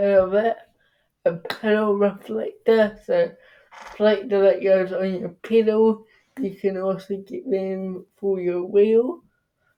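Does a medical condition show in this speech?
Yes: cerebral palsy.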